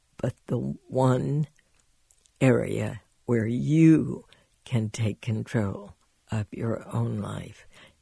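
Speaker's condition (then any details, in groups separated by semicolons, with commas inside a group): Spasmodic dysphonia; Oregon for treatment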